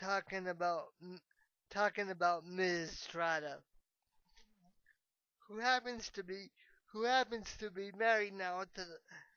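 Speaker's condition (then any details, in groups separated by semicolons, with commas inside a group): Cerebral palsy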